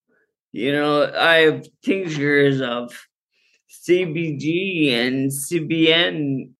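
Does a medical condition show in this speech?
Yes: Friedreich's ataxia; progressive, cannabis strain with doctor's guidance for neuropathic pain, muscle relaxing, sleep, ataxia worse when tired.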